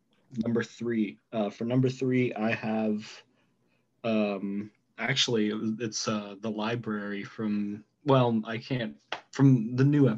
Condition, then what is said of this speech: No condition.